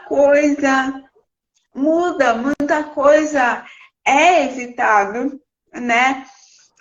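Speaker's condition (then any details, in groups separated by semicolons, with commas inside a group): Cerebral palsy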